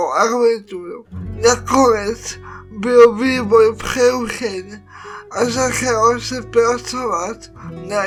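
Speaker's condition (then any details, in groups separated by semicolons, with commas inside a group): Cerebral palsy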